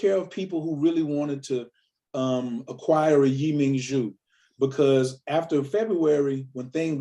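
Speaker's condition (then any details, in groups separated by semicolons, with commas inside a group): No condition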